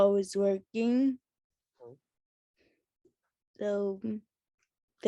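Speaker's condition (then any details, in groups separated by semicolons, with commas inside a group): Friedreich's ataxia; genetic progressive neuromuscular, spinal fusion with rod; slurred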